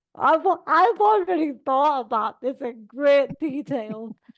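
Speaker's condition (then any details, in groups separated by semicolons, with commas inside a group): Cerebral palsy; all four limbs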